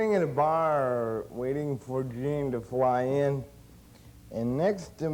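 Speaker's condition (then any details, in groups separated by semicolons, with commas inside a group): Cerebral palsy; since birth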